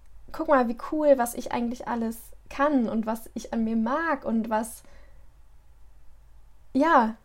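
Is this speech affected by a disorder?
No.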